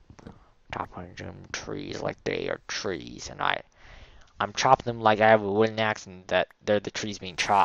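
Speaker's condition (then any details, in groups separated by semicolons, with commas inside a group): No condition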